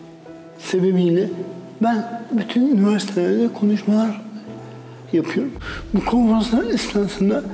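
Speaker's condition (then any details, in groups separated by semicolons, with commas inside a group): Dystonic cerebral palsy; no speech until age 6, spasticity hinders reading aloud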